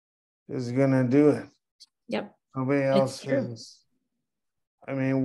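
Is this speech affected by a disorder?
Yes: cerebral palsy.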